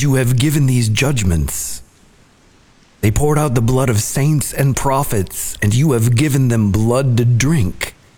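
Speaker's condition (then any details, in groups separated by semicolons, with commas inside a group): No condition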